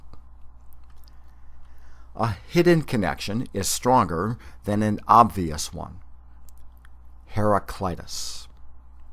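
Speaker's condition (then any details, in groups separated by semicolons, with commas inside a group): No condition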